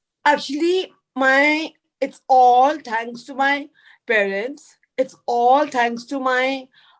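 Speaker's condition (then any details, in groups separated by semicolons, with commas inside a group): Cerebral palsy; could not talk as a child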